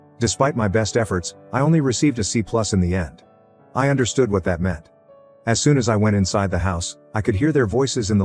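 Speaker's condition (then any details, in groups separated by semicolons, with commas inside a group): No condition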